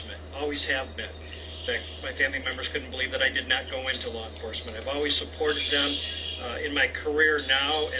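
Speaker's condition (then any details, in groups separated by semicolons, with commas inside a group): No condition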